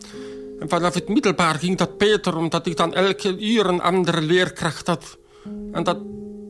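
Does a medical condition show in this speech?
Yes: deafness, acquired, bacterial meningitis; born hearing, deaf since age 3.5 from bacterial meningitis, never cochlear implant, sign language learned in twenties; speech therapy in childhood, can speak, formerly relied on lip-reading, now uses sign language interpreter.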